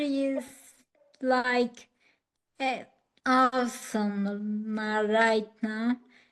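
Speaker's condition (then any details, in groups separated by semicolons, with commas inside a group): Acquired ataxia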